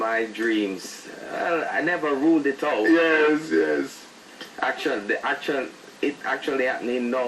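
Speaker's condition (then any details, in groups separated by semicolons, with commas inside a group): No condition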